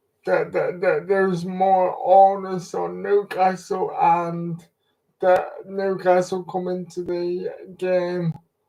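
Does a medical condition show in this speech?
Yes: cerebral palsy.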